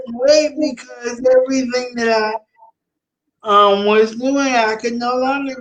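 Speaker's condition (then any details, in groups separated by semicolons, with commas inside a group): Cerebral palsy; spastic quadriplegic, all four limbs; sometimes cannot control tongue and speech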